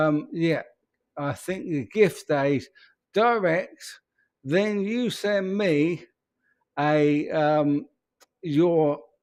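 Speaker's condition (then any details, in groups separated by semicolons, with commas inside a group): ALS; speech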